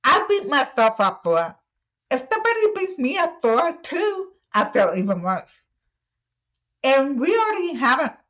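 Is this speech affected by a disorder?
Yes: deaf, cochlear implant user; hearing aid ages one to 33, cannot use phone; uses cochlear implant, follows familiar songs by memory.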